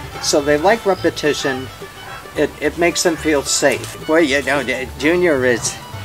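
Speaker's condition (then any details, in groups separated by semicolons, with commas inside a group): No condition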